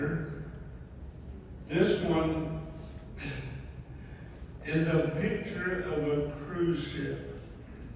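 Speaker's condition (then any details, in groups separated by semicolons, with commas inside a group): ALS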